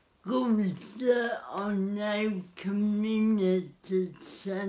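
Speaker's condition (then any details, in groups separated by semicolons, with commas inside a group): Cerebral palsy; spastic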